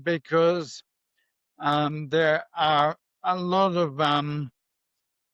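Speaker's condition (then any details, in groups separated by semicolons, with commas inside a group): MND; voice may sound shaky from clonus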